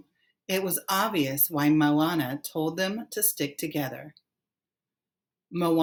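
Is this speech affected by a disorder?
No.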